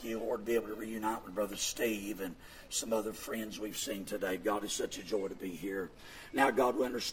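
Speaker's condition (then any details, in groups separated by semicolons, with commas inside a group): Vocal fold paralysis, bilateral; speaks with false vocal folds; do not come together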